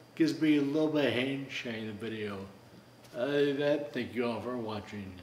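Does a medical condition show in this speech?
Yes: Friedreich's ataxia.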